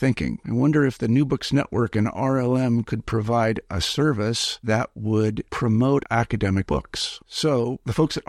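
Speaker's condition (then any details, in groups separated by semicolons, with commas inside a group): No condition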